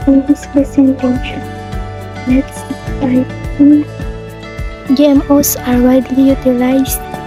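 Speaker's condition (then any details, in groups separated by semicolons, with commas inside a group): No condition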